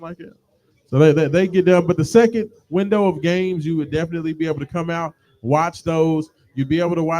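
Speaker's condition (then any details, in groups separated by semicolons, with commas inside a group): No condition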